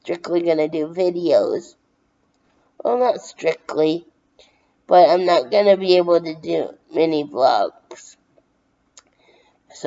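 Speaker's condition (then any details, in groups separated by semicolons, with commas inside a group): Brain injury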